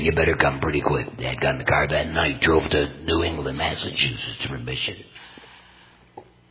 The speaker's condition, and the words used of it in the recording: Laryngectomy. It may sound painful for you to listen to it, but it doesn't bother me at all.